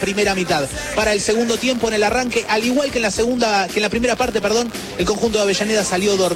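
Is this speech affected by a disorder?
No.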